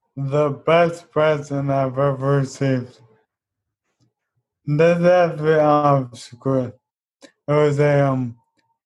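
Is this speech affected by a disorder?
Yes: ALS; Hoyer lift recently obtained, hammock-like, for lifting out of bed.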